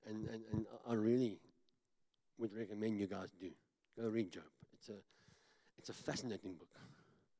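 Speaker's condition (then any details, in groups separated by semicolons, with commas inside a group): Cleft palate; self-described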